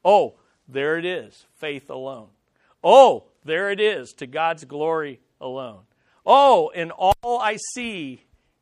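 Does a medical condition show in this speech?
No.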